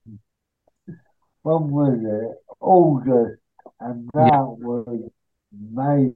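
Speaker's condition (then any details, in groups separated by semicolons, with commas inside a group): Cerebral palsy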